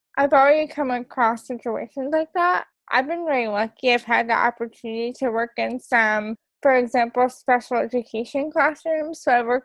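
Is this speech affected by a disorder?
Yes: cerebral palsy; onset before birth.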